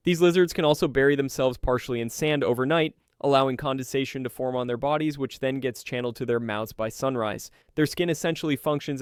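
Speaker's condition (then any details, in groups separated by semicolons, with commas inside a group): No condition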